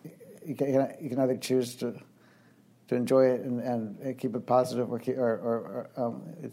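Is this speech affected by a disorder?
Yes: young onset Parkinson's disease; symptoms from 17 with left foot twitching, diagnosed at 23, over 20 years; frequent word and phrase repetitions, many fillers, restarted phrases.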